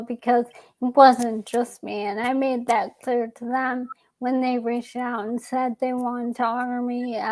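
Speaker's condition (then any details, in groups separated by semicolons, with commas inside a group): ALS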